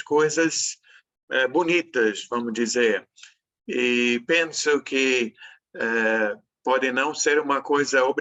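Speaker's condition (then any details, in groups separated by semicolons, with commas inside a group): No condition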